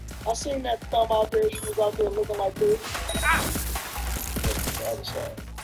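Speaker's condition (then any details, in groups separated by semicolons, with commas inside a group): No condition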